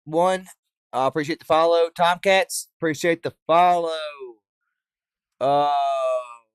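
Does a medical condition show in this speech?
No.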